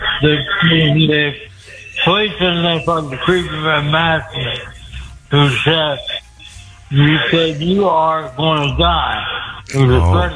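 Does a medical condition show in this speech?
Yes: speech impediment; deaf in left ear; calling on speakerphone from echoing laundry, delayed show playing behind; hard to understand, worse on speakerphone with echo.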